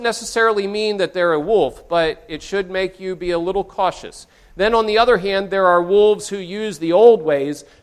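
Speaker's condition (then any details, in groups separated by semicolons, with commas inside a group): No condition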